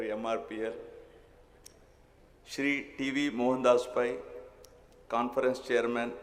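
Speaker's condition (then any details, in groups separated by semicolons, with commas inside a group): No condition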